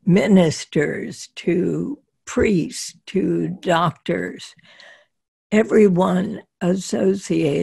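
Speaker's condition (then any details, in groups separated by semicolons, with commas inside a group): Spasmodic dysphonia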